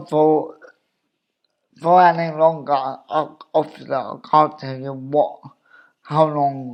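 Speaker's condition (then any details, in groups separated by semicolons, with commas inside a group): Cerebral palsy; obvious speech impediment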